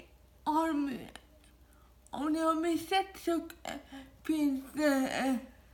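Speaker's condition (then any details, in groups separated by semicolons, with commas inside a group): Dyskinetic cerebral palsy; dyskinetic form, severe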